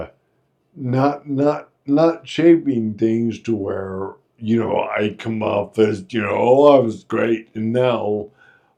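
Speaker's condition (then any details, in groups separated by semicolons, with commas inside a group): Friedreich's ataxia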